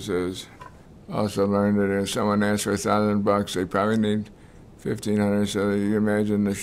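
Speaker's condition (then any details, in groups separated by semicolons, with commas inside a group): Multiple sclerosis; diagnosed decades ago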